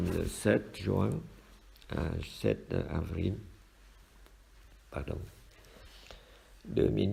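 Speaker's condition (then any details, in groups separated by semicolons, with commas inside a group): No condition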